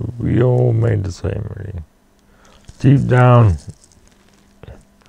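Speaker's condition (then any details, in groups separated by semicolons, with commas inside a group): Cerebral palsy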